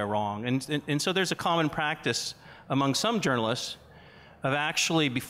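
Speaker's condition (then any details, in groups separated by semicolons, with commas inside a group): No condition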